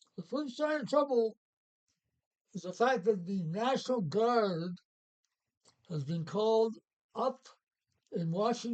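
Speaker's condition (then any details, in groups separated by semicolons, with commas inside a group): Parkinson's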